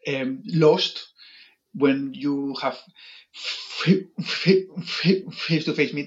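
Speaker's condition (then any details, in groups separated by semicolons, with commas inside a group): Stuttering; stuttering since age 5, chronic and lifelong, many speech and language therapists over the years; about 2 to 5 years of daily practice talking to 200 people, controlled stuttering technique; could not say own name properly until late 20s, now uses a trained speaking style; repeated sounds, blocks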